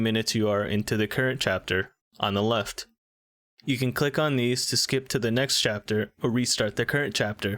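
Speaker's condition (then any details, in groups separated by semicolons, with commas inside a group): No condition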